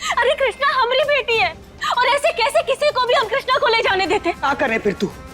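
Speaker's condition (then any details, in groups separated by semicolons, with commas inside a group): No condition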